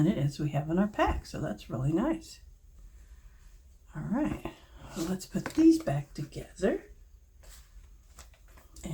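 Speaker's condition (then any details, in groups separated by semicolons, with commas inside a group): No condition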